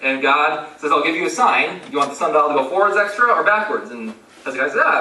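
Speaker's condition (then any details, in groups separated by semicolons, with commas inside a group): No condition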